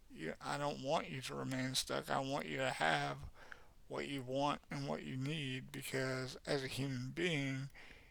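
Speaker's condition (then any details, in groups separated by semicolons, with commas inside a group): Cerebral palsy; has had speech therapy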